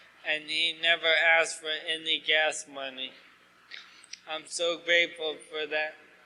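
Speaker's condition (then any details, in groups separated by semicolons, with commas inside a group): ALS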